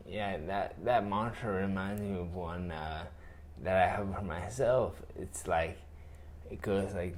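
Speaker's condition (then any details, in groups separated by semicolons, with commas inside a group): Traumatic brain injury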